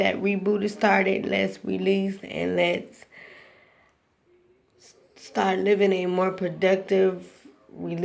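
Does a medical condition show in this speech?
Yes: cerebral palsy, spastic.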